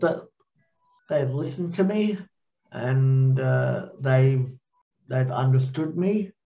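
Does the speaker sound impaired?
Yes: cerebral palsy, mild.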